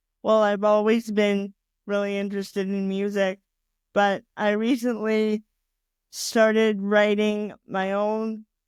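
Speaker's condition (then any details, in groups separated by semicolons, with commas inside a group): Cerebral palsy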